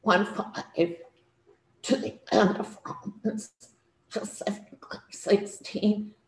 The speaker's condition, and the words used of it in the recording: Spasmodic dysphonia. As the title suggests, my vocal cords only function in, in spasms.